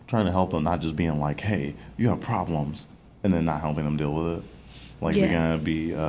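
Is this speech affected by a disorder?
No.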